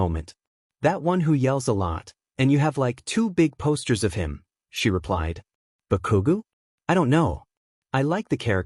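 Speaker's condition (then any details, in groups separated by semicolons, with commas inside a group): No condition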